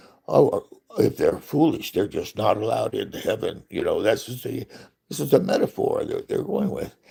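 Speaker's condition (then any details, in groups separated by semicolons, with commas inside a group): Parkinson's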